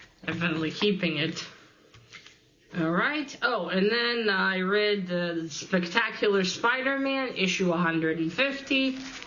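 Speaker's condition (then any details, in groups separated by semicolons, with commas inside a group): No condition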